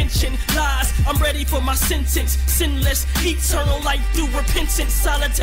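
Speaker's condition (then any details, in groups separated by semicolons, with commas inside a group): No condition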